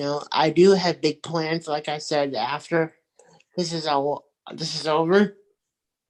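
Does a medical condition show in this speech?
Yes: cerebral palsy.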